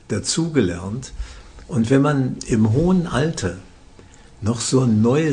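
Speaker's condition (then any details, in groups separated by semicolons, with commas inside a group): Parkinson's disease; exercise as ongoing therapy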